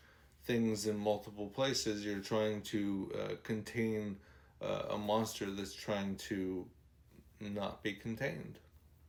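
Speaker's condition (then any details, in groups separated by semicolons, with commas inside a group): ALS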